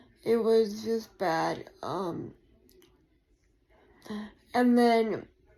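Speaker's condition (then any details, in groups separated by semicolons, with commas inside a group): Cerebral palsy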